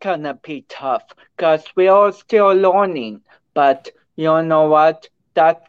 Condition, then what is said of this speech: Cerebral palsy. It affects your balance, your speech and coordination.